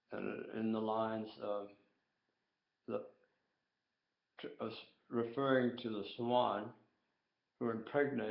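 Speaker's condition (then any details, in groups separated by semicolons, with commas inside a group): Tongue cancer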